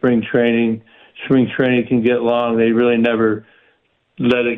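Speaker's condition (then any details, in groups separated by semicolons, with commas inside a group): Parkinson's; stays active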